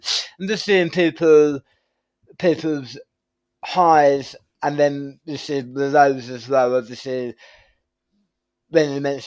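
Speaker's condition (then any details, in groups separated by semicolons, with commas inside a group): Tongue cancer surgery; right-side tongue surgery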